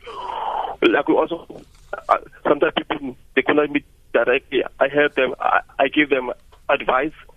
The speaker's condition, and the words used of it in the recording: Stuttering. Like I never stuttered like when you sing.